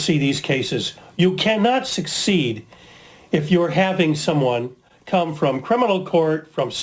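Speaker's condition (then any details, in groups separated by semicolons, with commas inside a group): No condition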